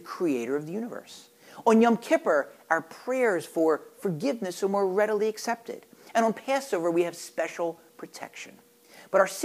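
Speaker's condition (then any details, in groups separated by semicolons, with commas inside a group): No condition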